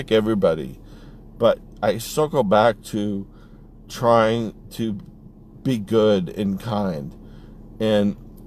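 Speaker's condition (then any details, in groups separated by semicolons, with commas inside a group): ALS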